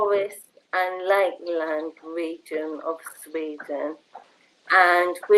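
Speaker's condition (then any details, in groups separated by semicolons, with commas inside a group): Motor neurone disease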